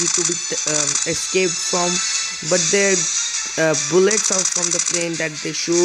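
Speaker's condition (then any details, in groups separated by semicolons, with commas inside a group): No condition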